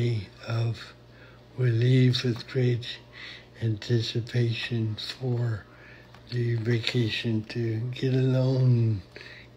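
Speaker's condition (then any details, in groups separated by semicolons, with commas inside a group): Cerebral palsy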